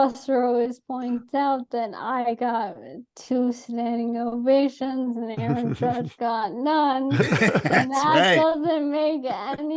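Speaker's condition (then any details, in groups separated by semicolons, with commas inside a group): ALS; atypical case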